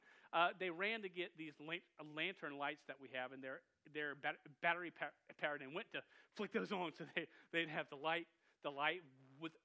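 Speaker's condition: Stuttering; stutter noticed by listeners after speaking in big church, regular youth group unaware of it; repeated sounds, repeated words, prolonged sounds

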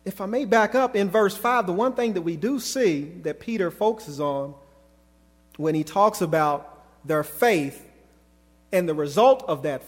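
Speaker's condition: No condition

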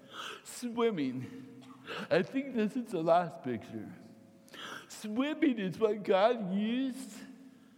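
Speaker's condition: Cerebral palsy, mild; voice hard to understand

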